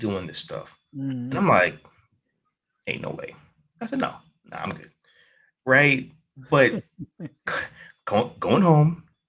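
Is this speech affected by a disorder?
Yes: stutter; bad stutter since age 3, childhood speech therapy did not help; stutters less after about 2.5 years of daily self-retraining of speaking style and rate; stutters more when excited, angry, happy or anxious, and when speaking fast; here repeated words, blocks.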